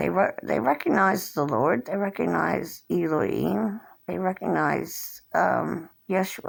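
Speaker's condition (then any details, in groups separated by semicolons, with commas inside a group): Cerebral palsy; since birth, hand tremors; age 57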